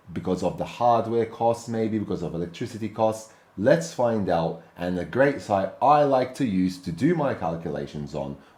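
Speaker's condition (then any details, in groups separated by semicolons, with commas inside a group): No condition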